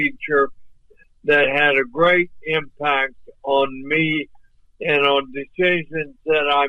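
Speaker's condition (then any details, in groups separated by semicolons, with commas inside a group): ALS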